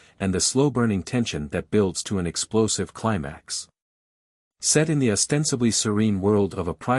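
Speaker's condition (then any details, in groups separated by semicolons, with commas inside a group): No condition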